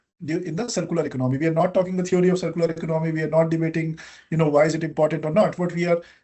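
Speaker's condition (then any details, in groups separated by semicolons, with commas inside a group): No condition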